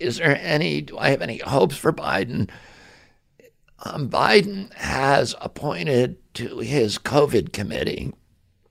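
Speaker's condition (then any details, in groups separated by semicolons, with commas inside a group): Spasmodic dystonia; voice affected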